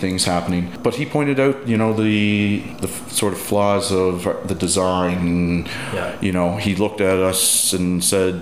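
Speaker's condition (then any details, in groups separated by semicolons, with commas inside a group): No condition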